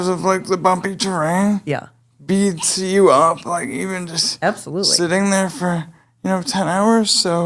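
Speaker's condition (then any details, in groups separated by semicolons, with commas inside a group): Cerebral palsy; able to speak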